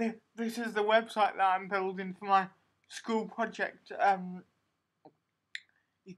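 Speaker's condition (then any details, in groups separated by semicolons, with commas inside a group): Cerebral palsy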